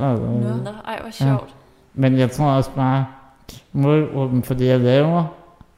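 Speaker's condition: Muscular dystrophy (muskelsvind); recessive

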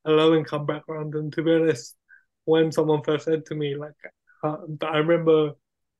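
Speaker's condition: Cerebral palsy; wheelchair user

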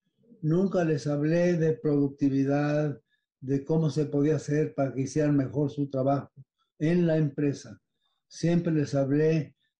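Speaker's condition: Parkinson's disease; onset 12 to almost 13 years ago, age 93, dopamine pills, affects smell, taste, balance, body rigidity

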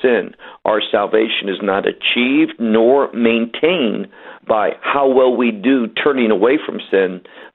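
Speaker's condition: No condition

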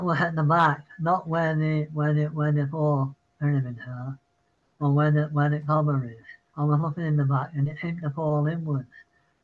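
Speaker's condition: Parkinson's; citing Parkinson's

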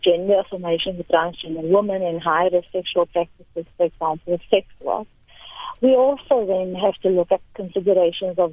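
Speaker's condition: No condition

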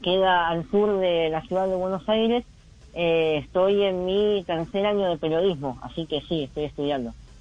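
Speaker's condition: Cleft lip; congenital cleft lip, only lip affected, lip not yet surgically corrected; nasal pronunciation, reduced diction, voice not produced normally, difficulty noticeable in broadcasts

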